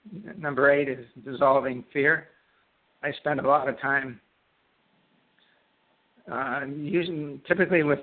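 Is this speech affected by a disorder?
Yes: Parkinson's disease; most symptoms persist, shuffling walk, freezing about 2 years, no medication, healing mantra, daily walks.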